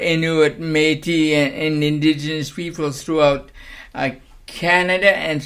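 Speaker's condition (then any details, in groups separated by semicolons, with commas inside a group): Cerebral palsy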